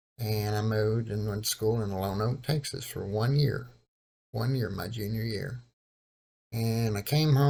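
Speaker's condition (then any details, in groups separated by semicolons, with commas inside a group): Cerebral palsy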